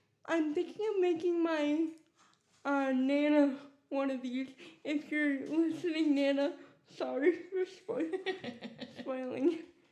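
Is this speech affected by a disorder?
Yes: cerebral palsy.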